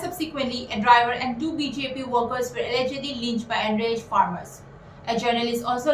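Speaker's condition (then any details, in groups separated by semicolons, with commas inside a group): No condition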